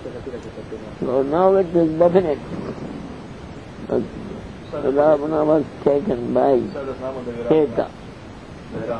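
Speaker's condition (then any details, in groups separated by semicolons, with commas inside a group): Deafness; cannot hear audience questions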